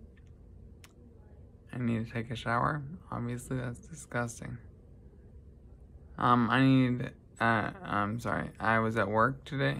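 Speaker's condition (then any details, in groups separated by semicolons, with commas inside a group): Traumatic brain injury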